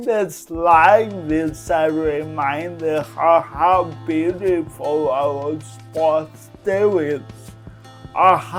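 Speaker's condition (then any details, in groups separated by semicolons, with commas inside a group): Cerebral palsy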